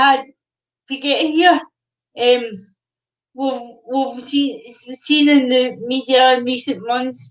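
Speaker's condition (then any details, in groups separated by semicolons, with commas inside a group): Cerebral palsy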